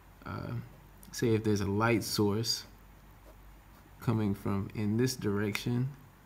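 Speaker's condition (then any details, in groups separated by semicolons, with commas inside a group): No condition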